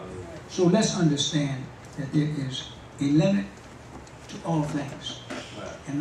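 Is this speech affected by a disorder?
No.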